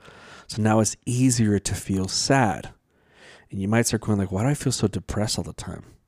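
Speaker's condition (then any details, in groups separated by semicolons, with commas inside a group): No condition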